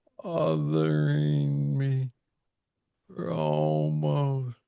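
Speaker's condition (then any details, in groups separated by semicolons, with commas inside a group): Parkinson's disease; young onset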